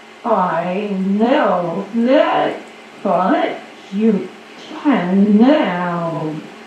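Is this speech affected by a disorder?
Yes: severe paralysis and anarthria, through a speech-generating device; speech cortex implant for brain-computer interface; severe paralysis, clinical trial; anarthria, speech via brain-to-voice synthesizer.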